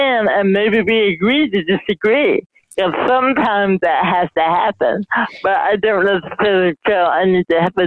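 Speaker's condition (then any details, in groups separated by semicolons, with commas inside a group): Mild cerebral palsy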